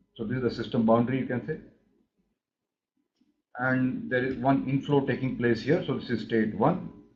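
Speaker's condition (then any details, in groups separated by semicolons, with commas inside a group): No condition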